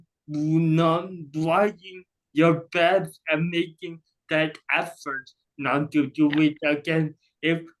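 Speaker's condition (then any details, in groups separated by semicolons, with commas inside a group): Cerebral palsy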